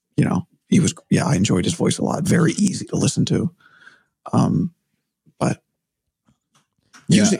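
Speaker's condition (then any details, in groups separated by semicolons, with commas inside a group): Vocal cord surgery; voice compromised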